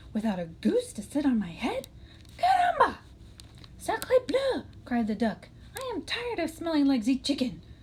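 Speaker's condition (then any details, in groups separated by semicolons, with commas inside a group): No condition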